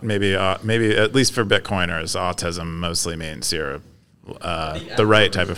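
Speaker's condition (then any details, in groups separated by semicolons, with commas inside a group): No condition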